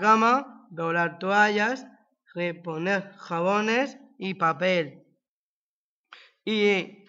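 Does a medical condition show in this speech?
Yes: Down syndrome; attended Assido Centre since early childhood.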